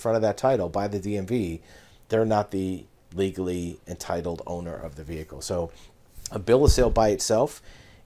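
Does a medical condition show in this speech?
No.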